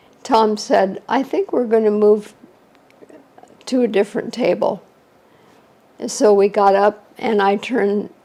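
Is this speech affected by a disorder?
Yes: ALS; shortly after diagnosis.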